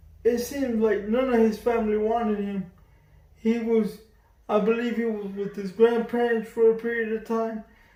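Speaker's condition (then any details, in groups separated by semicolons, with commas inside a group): Cerebral palsy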